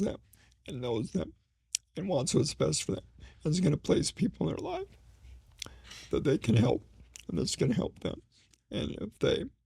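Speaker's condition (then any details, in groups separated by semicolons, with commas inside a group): ALS; slowly progressing form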